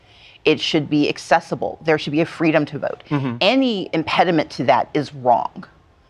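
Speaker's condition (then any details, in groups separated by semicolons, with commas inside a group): No condition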